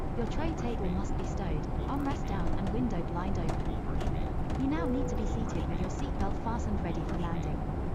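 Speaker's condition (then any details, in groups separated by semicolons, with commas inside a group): No condition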